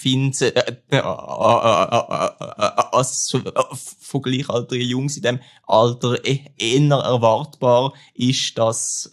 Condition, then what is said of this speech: Stuttering. Weil es gibt schon Situationen, ja, wo ich jetzt denke, okay, da muss ich jetzt ein bisschen schauen, wie ich es mache.